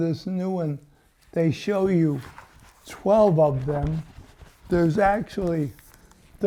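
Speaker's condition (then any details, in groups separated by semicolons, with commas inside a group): ALS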